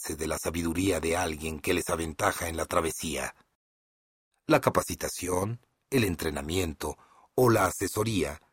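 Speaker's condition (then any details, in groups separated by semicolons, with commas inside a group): No condition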